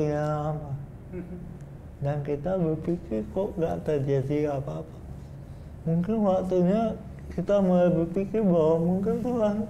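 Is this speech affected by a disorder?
Yes: cerebral palsy.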